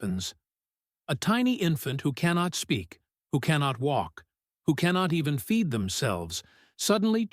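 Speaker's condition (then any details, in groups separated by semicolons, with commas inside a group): No condition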